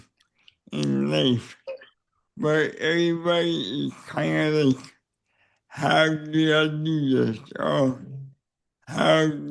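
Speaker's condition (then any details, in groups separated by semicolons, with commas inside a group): Cerebral palsy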